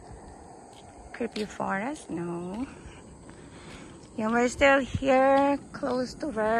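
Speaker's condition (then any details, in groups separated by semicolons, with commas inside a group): No condition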